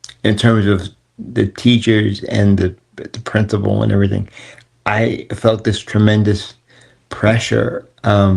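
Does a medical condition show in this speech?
Yes: cerebral palsy; wheelchair user.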